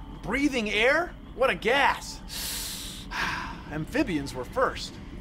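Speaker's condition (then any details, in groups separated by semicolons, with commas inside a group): No condition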